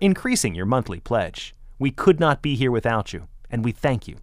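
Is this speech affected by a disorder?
No.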